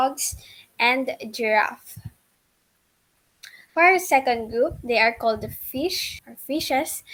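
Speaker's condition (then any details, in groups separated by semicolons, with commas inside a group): No condition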